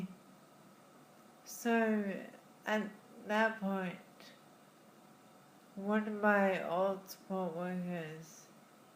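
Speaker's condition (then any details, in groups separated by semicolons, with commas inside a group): Friedreich's ataxia; diagnosed in childhood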